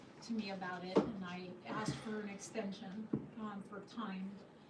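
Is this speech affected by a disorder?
No.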